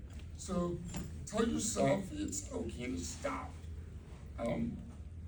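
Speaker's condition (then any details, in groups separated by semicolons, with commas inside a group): Cerebral palsy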